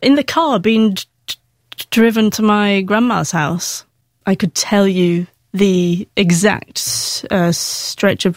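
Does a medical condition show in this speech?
Yes: stammer; onset about age 6 around starting school, later than usual, grommets planned, dropped as hearing fine; still stutters as adult, still cannot get words out at times; blocks, fluent in unison, accent, silly voice or singing, hides by substituting words; here repeated sounds, prolonged sounds.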